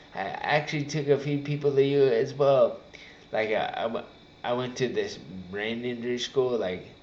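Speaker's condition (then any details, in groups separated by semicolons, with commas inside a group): Traumatic brain injury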